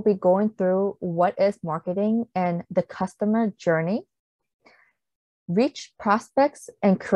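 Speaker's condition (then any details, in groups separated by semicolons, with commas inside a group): No condition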